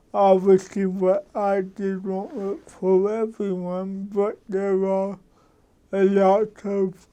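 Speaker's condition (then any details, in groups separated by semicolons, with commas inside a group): Cerebral palsy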